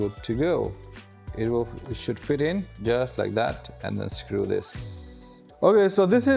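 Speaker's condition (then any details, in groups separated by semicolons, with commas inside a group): No condition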